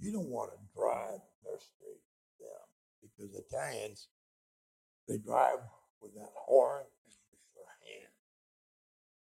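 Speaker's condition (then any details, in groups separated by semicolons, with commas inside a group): Speech impediment; possibly noticeable to listeners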